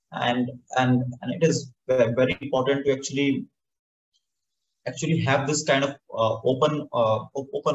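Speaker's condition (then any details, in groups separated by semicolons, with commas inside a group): Stammering; stammering began around age eight, undiagnosed learning disability, self-diagnosed dyslexia and dyspraxia, motor coordination difficulties; stammering no longer affects everyday life, enjoys stammering now; difficulty articulating and forming sentences, worse in English as non-native language; repeated sounds, repeated words, prolonged sounds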